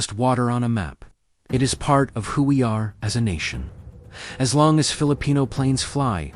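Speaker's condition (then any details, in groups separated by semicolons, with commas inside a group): No condition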